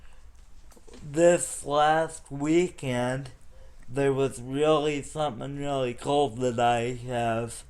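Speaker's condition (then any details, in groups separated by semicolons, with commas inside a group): Cerebral palsy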